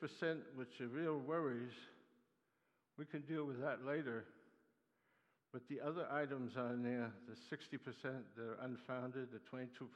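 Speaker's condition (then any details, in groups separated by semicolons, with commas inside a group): Parkinson's disease; Parkinson's attacks muscles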